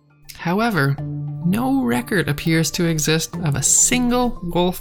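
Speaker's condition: No condition

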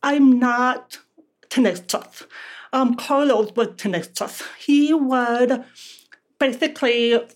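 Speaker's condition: Deafness; relies on lip reading

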